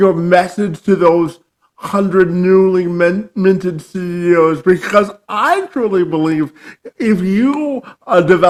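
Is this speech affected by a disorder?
Yes: cerebral palsy.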